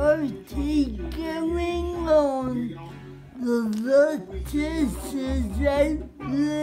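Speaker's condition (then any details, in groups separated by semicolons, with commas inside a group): Cerebral palsy; spastic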